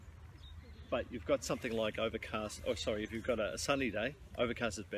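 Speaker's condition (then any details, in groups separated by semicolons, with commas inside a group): No condition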